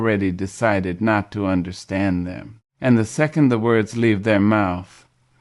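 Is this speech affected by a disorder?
No.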